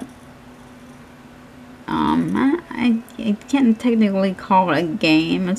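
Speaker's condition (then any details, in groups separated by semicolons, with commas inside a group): Cerebral palsy; hands affected, shaking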